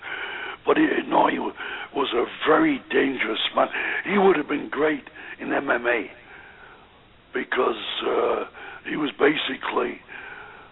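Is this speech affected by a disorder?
Yes: voice box damage after neck operation; voice affected, may be hard to understand.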